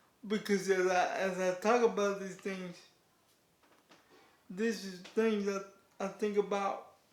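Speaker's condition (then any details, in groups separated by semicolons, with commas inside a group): Cerebral palsy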